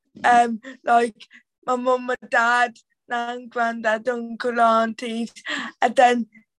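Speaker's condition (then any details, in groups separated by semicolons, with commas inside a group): Cerebral palsy; teenager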